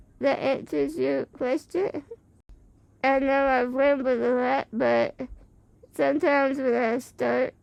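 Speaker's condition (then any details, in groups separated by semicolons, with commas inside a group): Spinal muscular atrophy type 2; able to speak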